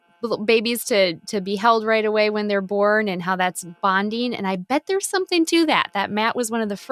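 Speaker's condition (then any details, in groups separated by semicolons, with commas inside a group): No condition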